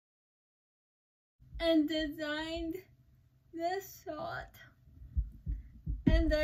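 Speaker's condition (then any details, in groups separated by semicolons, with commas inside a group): Cerebral palsy; uses crutches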